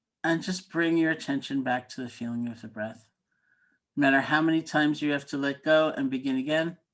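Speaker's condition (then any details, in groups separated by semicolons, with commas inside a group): No condition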